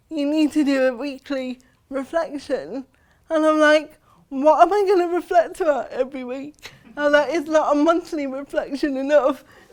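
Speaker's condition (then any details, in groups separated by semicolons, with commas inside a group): Cerebral palsy; since birth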